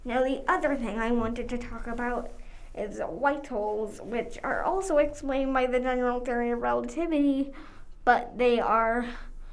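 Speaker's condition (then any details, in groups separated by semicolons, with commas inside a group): Cerebral palsy; Botox then SDR by Dr. Parks for spasms, physio intensive with Beck at 4, poor fine motor; legs affected, cannot walk without support, mainly uses walker, wheelchair use reduced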